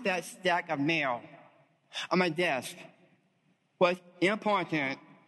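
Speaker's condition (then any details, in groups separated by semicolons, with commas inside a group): Down syndrome; diagnosed at birth; giving talk at Spring q conference with wife Christy; host urges listeners to listen closely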